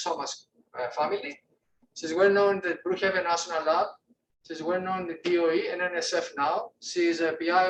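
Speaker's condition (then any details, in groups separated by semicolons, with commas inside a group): No condition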